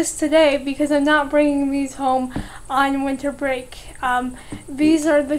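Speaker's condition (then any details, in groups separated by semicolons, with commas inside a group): Cerebral palsy; cerebral palsy affecting walking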